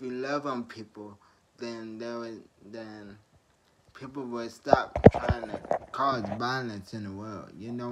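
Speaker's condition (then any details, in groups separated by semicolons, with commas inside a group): Traumatic brain injury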